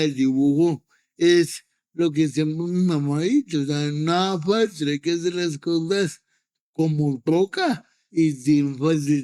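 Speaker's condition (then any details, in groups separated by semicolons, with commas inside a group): Cerebral palsy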